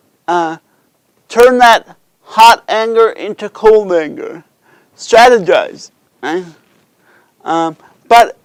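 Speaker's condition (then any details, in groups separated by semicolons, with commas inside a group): Cerebral palsy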